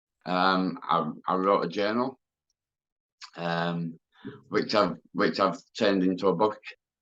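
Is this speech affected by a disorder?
Yes: mouth cancer; tumour under tongue base, bilateral neck node spread; cancer free, chemotherapy, 35 radiotherapy sessions, stage four at diagnosis.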